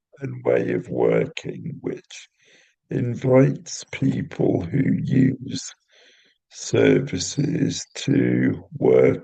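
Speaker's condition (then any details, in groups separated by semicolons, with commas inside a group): Cerebral palsy; intrathecal baclofen pump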